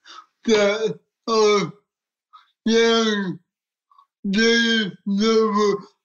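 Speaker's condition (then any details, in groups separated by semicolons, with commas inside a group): Cerebral palsy; adapted wheelchair boxer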